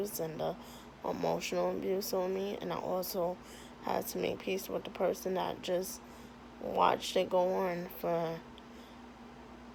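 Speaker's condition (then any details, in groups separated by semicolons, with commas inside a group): Cerebral palsy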